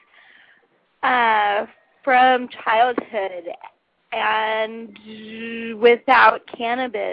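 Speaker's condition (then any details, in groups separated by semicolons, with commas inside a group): Cerebral palsy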